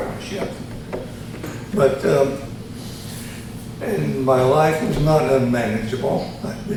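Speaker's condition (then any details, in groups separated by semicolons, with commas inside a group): Tongue cancer surgery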